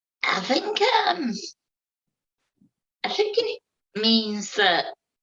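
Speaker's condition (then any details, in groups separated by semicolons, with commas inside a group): Cerebral palsy; birth oxygen deprivation, from birth; some movement issues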